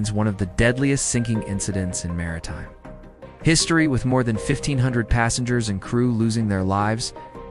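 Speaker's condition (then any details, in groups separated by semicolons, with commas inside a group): No condition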